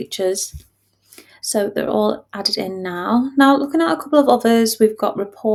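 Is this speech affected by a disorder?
No.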